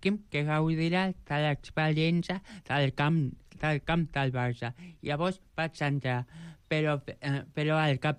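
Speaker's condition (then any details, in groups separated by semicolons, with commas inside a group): Joubert syndrome; present from birth; age 29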